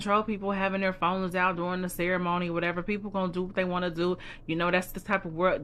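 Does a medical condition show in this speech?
No.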